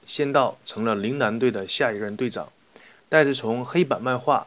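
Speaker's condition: No condition

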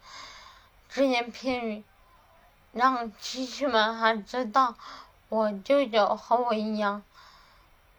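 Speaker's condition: Cerebellar atrophy, hereditary; then weak hands

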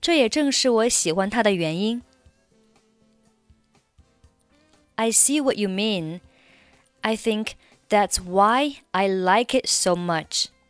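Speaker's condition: No condition

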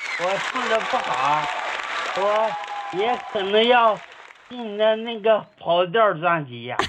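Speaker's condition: Cerebellar atrophy; onset at age fifteen, possibly from brain trauma, now age 44, physically disabled; cannot care for self, relies on 76-year-old mother for eating, toileting, haircuts, worse than before; speech sounds different from ordinary people, self-described speech impairment, host hears it

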